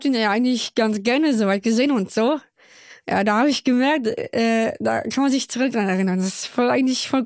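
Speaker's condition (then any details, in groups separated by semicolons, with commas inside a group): Down syndrome; congenital, born in Köln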